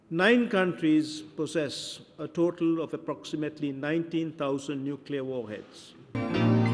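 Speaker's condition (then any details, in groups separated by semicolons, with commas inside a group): No condition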